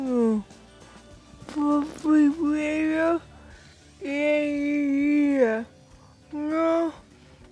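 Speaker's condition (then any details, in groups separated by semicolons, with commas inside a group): Cerebral palsy; host restates meaning and checks understanding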